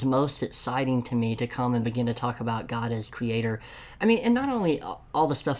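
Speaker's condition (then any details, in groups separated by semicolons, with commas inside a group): Cleft lip and palate; congenital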